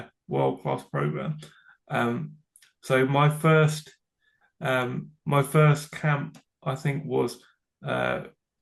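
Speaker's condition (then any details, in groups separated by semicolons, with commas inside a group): Cerebral palsy; from birth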